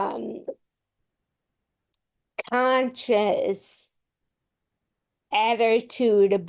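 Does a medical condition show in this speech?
Yes: Friedreich's ataxia; progressive.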